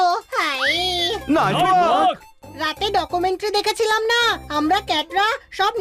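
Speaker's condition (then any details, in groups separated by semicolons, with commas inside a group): No condition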